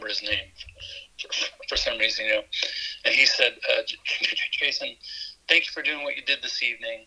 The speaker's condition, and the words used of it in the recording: Stuttering. Also, for anyone who hasn't heard me before, I do have a speech handicap known as stuttering.